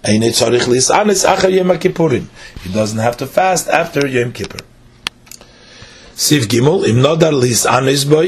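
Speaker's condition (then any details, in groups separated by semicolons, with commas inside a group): No condition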